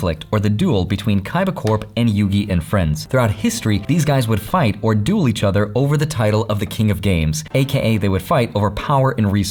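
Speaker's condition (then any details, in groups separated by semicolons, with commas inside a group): No condition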